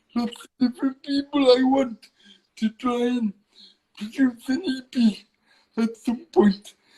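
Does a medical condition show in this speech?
Yes: cerebral palsy.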